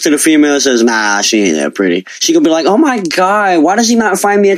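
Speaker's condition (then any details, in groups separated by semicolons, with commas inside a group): Cleft lip and palate; present from birth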